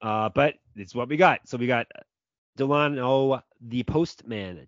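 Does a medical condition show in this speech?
No.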